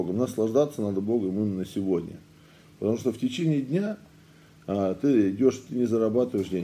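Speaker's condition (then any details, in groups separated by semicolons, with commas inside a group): No condition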